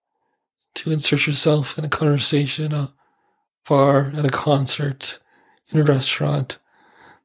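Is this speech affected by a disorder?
Yes: ALS; familial ALS, feeding tube surgery, lost use of one hand, aspiration pneumonia ER visit; voice slightly altered, facial and jaw changes, no slurring, stuck secretions impair voice and swallowing, worse in dry Calgary, better when humid.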